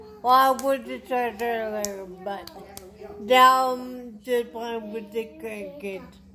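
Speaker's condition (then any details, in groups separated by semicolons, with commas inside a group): Traumatic brain injury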